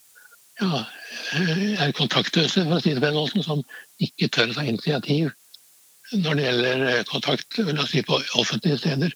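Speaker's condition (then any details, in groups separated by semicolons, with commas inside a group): Parkinson's disease; diagnosed around age 65, father also had Parkinson's after age 80, early reduced hand flexibility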